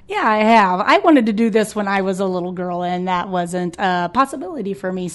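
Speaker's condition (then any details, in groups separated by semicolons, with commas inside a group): No condition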